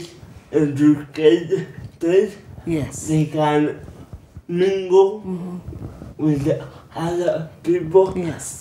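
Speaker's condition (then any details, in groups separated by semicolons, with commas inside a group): Cerebral palsy; mild form, weak neck control in infancy; noisy breathing in childhood, special schooling to learn speech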